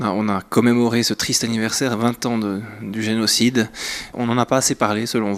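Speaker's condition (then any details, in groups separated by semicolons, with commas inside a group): No condition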